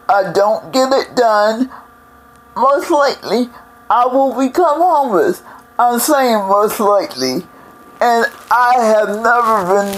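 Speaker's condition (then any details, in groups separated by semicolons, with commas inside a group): Cerebral palsy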